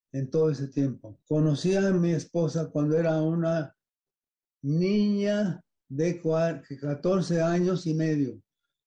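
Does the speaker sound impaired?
Yes: Parkinson's disease; fairly controlled.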